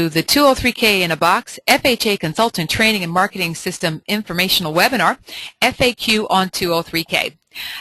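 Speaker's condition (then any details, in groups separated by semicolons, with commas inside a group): No condition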